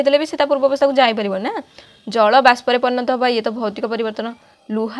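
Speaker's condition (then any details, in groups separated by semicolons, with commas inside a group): No condition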